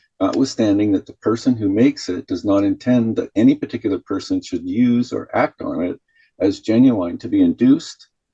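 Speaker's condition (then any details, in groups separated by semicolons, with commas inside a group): No condition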